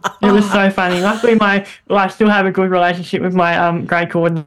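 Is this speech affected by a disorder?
Yes: bilateral cleft lip and palate; speech therapy in childhood and after operations into high school, once squeaky, very airy, nasal, much improved.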